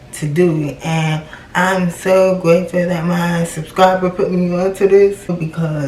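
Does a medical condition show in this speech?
Yes: cerebral palsy.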